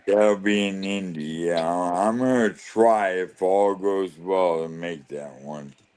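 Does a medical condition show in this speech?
Yes: ALS; losing ability to talk and swallow.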